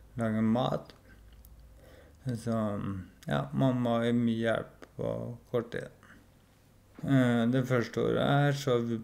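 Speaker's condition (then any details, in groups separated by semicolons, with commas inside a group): ALS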